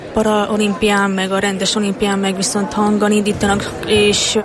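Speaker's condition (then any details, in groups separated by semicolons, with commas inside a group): Deafness; hearing loss; speaks orally in radio interview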